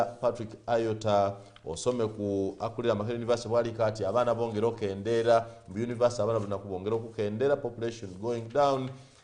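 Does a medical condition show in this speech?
No.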